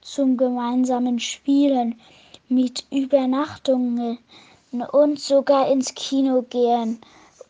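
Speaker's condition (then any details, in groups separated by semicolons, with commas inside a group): No condition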